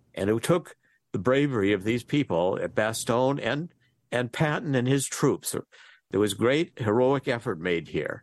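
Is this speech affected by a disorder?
No.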